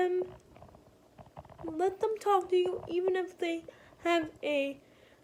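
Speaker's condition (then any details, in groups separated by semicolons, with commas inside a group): Cerebral palsy; spastic, uses wheelchair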